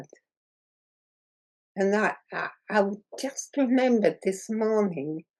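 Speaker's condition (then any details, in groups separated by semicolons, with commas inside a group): Muscular dystrophy; progressive muscle wasting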